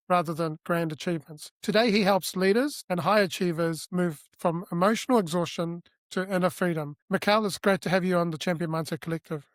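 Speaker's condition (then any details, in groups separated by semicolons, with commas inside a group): No condition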